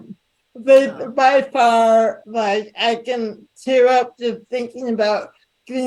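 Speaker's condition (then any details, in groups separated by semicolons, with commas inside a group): Cerebral palsy; affects speech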